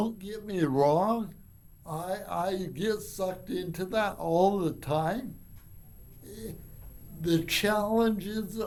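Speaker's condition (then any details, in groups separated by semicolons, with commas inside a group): Cerebral palsy; from birth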